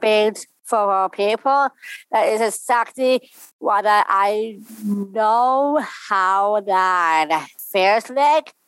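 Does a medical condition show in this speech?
Yes: Down syndrome; congenital.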